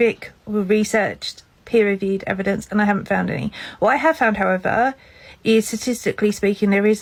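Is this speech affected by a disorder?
No.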